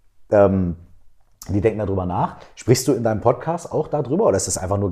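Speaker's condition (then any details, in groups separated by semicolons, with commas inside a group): No condition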